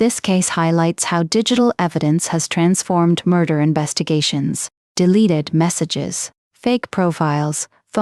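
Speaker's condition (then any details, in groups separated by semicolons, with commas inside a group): No condition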